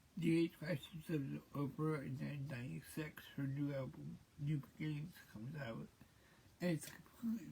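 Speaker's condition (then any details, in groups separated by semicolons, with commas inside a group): Cerebral palsy; present since birth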